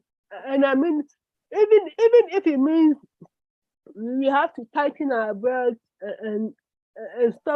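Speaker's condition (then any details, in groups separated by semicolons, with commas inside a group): Cerebral palsy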